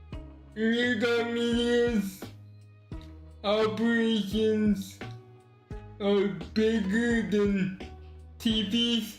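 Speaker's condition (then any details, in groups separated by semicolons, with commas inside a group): Cerebral palsy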